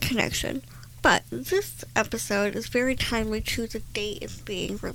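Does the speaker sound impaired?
Yes: Goldenhar syndrome, cleft lip; congenital, cleft lip at birth, throat too small, nostrils not separate, complex medical needs as baby; breathing problems at birth, hospital stay until sleeping and breathing independently.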